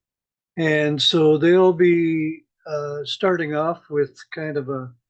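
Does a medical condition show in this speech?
No.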